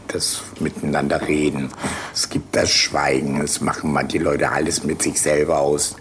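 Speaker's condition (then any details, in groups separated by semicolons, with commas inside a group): Laryngectomy after laryngeal cancer; total laryngectomy for laryngeal cancer, shunt valve voice prosthesis in tracheoesophageal fistula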